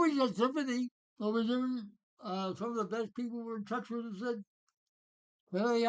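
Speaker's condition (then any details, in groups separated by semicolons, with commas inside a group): Parkinson's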